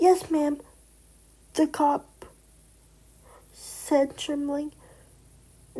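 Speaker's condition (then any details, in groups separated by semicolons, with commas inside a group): Cerebral palsy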